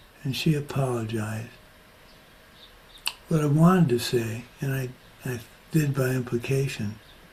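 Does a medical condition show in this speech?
Yes: Parkinson's disease.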